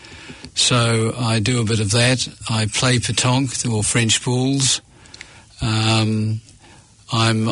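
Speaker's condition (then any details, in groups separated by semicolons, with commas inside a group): Parkinson's disease; symptoms about 6 years, subtle onset, shuffling gait, tremor in feet only, no hand tremor, on medication, boxing exercise; speech not too bad today; intermittent softness of speech, people can't hear, most days speech fine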